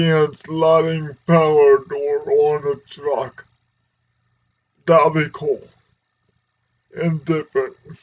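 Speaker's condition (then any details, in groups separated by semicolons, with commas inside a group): Cerebral palsy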